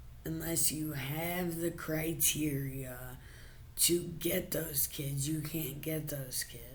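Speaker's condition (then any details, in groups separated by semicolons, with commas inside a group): Brain injury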